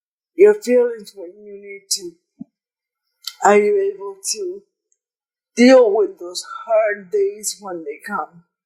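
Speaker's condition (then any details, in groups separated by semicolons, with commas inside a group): Cerebral palsy; present from birth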